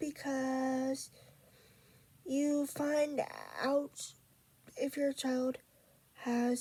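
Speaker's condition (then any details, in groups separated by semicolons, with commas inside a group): Cerebral palsy; unable to walk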